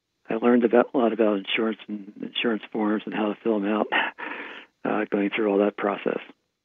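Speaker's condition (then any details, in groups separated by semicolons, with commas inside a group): Parkinson's disease; right hand tremor at onset, slack face, practices smiling, suspected cause fertilizer fumes, Magic Marker xylene; on carbidopa levodopa, tremors gone, functioning almost normally, Requip and other dopamine agonists tried earlier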